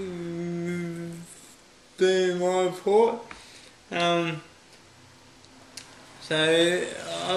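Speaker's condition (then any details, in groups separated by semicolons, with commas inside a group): Cerebral palsy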